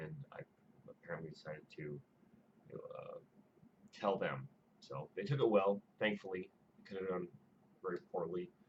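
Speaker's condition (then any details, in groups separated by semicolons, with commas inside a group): No condition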